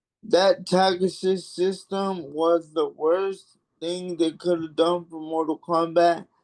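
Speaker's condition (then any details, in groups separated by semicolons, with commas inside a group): Cerebral palsy; affects hands and back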